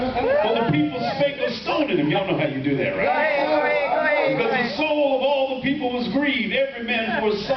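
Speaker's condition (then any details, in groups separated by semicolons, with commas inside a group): No condition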